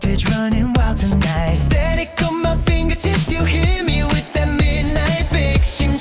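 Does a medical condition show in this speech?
No.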